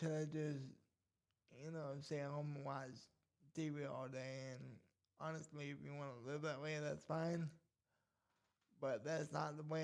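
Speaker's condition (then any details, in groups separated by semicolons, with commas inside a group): Cerebral palsy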